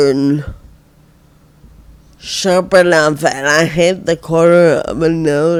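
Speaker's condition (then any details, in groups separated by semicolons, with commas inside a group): Friedreich ataxia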